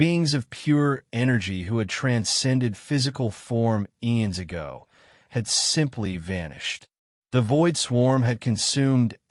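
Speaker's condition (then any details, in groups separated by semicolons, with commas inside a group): No condition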